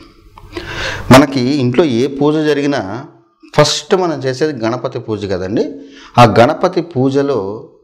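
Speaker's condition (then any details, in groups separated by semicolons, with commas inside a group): No condition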